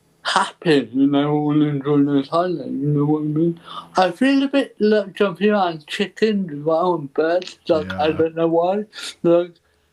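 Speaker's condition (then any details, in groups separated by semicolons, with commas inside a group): Cerebral palsy; ataxic type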